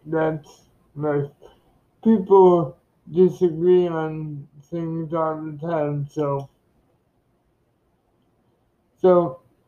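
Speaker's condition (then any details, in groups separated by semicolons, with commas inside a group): Cerebral palsy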